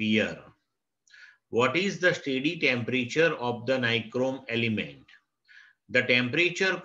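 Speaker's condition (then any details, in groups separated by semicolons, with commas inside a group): No condition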